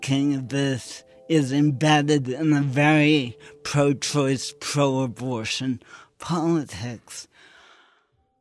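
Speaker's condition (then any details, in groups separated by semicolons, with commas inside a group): Cerebral palsy; present from birth, brain cells died at birth, hand tremor, intense muscles, balance and coordination affected; slurred speech, slurring tongue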